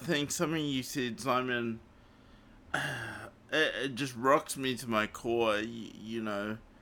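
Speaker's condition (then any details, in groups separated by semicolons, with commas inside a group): Cerebral palsy; morphine not allowed after it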